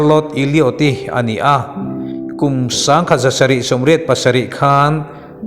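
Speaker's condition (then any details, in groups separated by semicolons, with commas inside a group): No condition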